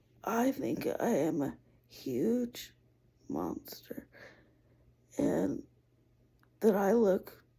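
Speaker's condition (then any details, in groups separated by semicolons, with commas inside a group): Cerebral palsy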